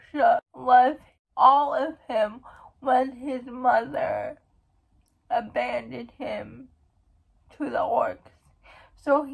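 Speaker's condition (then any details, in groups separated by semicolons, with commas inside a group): Cerebral palsy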